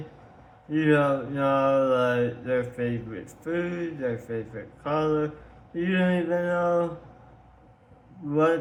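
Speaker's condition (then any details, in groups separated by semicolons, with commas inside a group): Tongue cancer surgery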